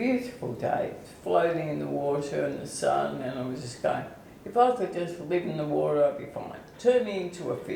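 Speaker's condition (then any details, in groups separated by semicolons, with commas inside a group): ALS/MND; onset foot drop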